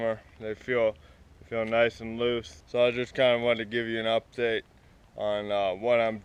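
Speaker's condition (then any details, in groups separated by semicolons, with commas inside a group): Cerebral palsy; spastic, affects walking and legs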